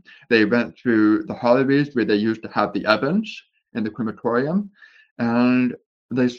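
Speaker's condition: Deafness with speech impediment; born deaf

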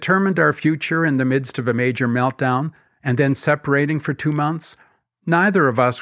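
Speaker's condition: No condition

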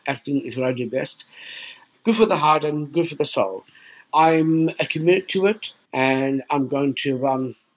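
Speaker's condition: Down syndrome

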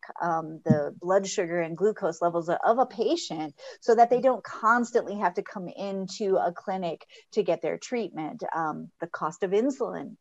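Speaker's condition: No condition

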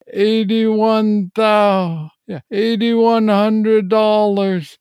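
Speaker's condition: Parkinson's disease; diagnosed at age 35

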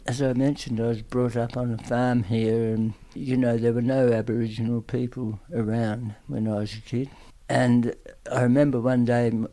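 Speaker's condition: Tongue cancer; aggressive tongue cancer

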